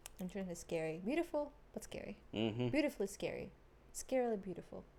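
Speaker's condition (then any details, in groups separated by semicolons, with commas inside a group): No condition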